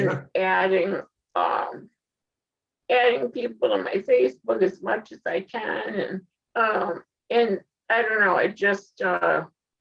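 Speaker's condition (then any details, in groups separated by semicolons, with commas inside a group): Spinal muscular atrophy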